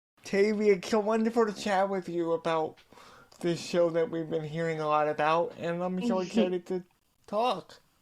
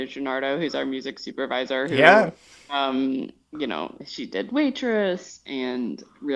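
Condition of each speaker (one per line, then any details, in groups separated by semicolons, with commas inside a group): Cerebral palsy; physical disability; voice sometimes sounds childlike
No condition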